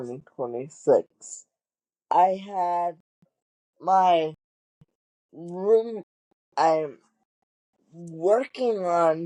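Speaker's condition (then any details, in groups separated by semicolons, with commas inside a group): Cerebral palsy; wheelchair user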